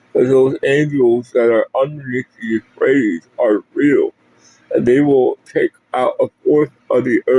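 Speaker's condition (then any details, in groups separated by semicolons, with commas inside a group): Parkinson's; speech impediment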